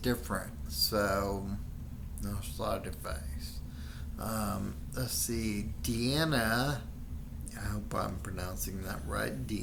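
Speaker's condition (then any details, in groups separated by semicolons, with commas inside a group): Friedreich's ataxia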